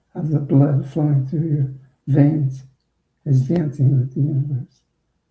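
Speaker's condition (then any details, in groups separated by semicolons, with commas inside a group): Parkinson's; voice changed by condition, differs from original and singing voice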